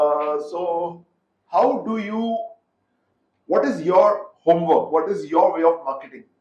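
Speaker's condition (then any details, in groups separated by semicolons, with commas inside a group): No condition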